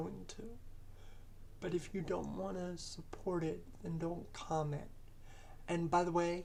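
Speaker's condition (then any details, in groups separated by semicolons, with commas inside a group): Cerebral palsy; present from birth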